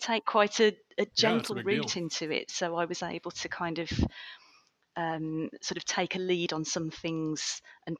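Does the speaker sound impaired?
No.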